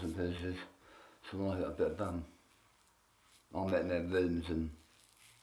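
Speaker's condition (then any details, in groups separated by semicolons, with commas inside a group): Tongue cancer; half tongue removed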